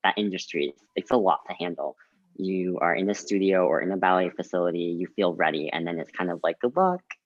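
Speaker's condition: Cleft lip and palate

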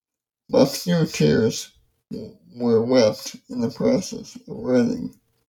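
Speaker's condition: ALS; speech affected

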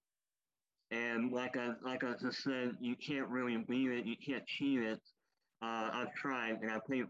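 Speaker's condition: Cleft lip and palate, popliteal pterygium syndrome

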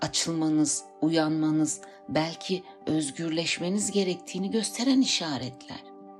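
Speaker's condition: No condition

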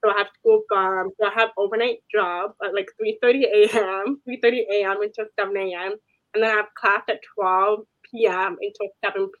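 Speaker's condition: Deafness; hearing aids, saw speech therapist and audiologist; age 24, about 20 years since onset, relies on lipreading, masks make communication hard; hears one or two words with accents, asks for slow speech, cannot hear in loud restaurants

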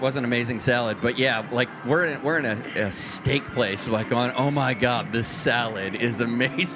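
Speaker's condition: No condition

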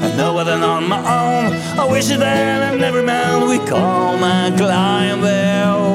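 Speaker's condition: No condition

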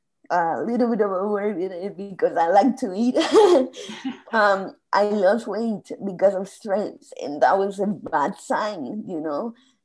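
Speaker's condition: Spasmodic dysphonia; voice regained 6 months ago after speech therapy, meditation and yoga, diagnosed 6 months ago

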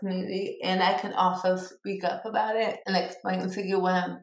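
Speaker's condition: Cerebral palsy; 2 pounds 12 ounces

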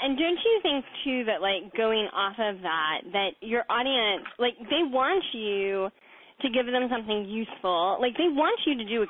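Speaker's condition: Cleft palate; congenital cleft palate, about 7 years of speech therapy

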